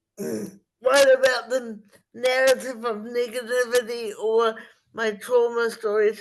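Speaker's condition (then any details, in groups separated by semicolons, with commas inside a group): Spastic cerebral palsy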